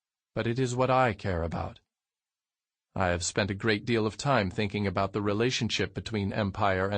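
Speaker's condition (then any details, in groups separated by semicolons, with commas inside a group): No condition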